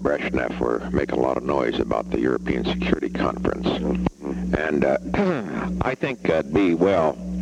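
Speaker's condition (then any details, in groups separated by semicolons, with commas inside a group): No condition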